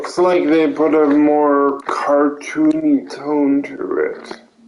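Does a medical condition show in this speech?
Yes: cerebral palsy; limbs affected.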